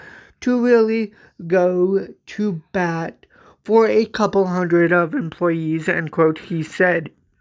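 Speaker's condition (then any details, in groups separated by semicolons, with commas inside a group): Cerebral palsy; from birth, walks with walker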